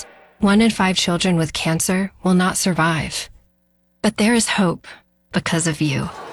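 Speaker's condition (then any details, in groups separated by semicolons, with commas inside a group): No condition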